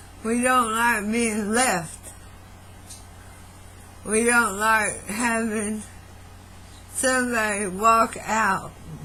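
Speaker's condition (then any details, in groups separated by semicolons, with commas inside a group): Throat cancer radiation damage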